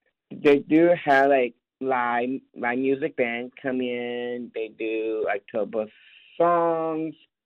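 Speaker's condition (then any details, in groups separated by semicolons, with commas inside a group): Down syndrome; describes self as very capable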